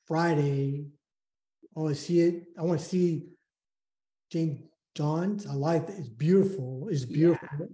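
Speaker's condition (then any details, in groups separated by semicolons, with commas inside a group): Aphasia after stroke; aphasia after stroke about five years ago; can't talk very good but tries, speech not great, trouble reading, math, comprehension, speaking Spanish very hard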